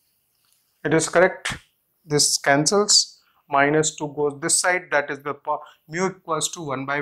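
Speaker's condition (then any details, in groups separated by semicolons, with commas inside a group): No condition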